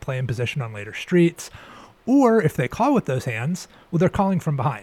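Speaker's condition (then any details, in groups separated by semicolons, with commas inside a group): No condition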